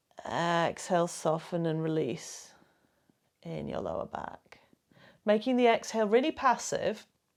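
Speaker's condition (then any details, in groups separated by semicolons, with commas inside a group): No condition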